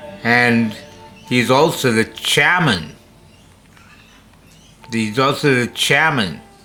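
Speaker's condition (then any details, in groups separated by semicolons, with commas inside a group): Slurred speech from poisoning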